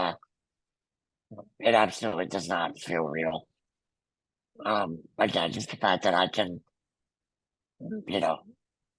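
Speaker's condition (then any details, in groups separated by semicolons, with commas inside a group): Muscular dystrophy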